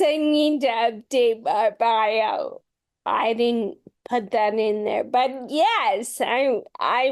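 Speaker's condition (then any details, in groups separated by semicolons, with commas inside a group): Friedreich's ataxia; progressive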